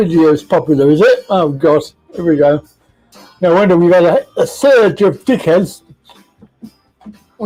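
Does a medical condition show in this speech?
Yes: cerebral palsy; back surgery.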